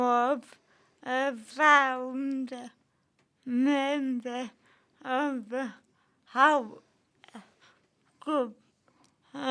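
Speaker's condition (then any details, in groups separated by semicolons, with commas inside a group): Cerebral palsy; from birth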